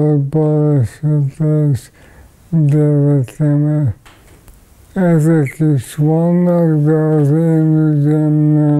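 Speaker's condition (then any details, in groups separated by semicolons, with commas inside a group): ALS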